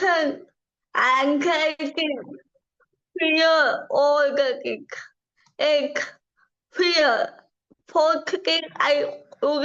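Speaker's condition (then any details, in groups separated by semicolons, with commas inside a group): Cerebral palsy; from birth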